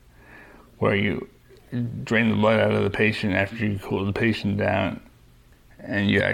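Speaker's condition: Young-onset Parkinson's disease; diagnosed at 38, hereditary gene form, right hand weak, freezing, 5 years medication, then deep brain stimulator

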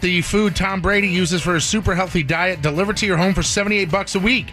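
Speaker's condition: No condition

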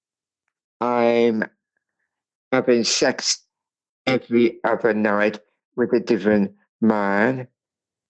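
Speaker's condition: Cerebral palsy; speech impairment

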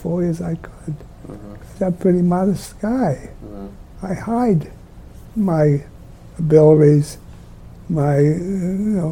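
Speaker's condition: Lou Gehrig's disease; ALS, terminal, onset mid-70s, early tiring walking half block, two years diagnosis to death, lost walking, standing, self-care; wheelchair user, arms still move somewhat; speech difficult but still possible, able to speak until nearly the end

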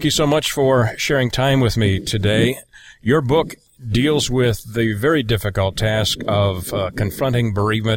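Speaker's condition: No condition

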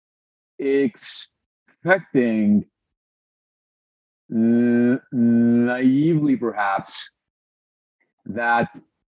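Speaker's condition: Stutter; stutter since birth in Lebanon, speaking disability, breathing technique partly controls it, Toastmasters practice; stutters openly during interview, experienced public speaker; audible stutter, pauses may sound like internet lag; blocks

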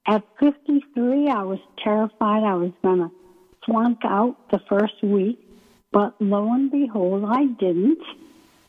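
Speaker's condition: ALS; limb onset in right foot

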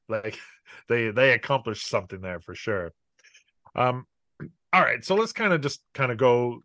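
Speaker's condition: No condition

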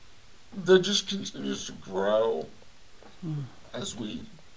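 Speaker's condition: Cerebral palsy; voice audibly affected

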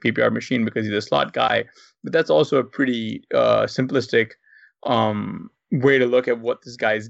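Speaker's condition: No condition

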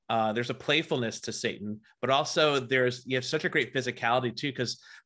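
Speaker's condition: No condition

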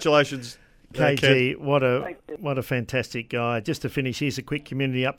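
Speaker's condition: No condition

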